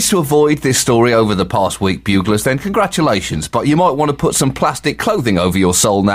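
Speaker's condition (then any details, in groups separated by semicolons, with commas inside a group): No condition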